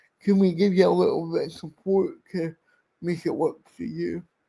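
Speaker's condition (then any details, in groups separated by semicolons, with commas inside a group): Cerebral palsy; speech impairment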